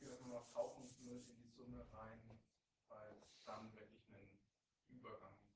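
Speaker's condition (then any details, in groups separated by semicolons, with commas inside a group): No condition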